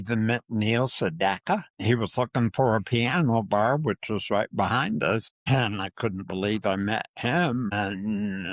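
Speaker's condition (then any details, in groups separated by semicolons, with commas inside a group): Parkinson's disease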